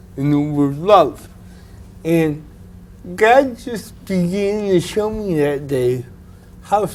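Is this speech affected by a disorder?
Yes: cerebral palsy.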